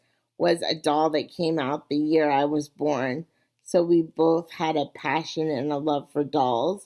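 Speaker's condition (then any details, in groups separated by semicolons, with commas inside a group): Cerebral palsy; wheelchair user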